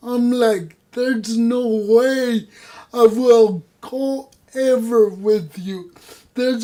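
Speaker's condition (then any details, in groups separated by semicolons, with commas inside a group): Cerebral palsy; no voice control, unusual voice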